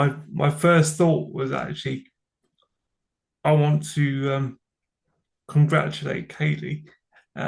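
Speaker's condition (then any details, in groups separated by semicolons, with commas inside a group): Cerebral palsy; from birth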